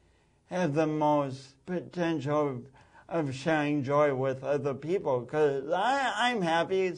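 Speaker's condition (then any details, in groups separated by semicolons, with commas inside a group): Speech impediment from birth oxygen loss; born a few weeks early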